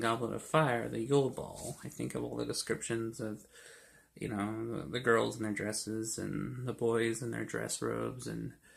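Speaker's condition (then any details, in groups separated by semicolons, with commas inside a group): No condition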